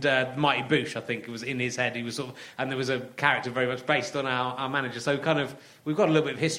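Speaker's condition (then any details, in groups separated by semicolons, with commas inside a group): No condition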